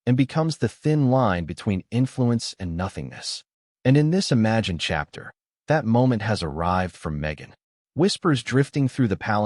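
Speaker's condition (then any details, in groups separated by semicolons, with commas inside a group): No condition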